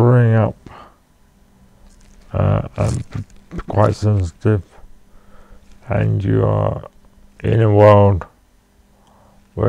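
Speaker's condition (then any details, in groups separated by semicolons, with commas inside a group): Cerebral palsy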